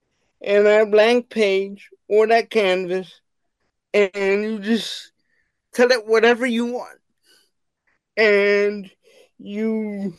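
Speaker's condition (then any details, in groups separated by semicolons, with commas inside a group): Cerebral palsy; wheelchair bound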